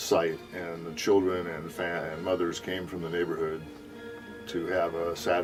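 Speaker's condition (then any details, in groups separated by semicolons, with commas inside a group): No condition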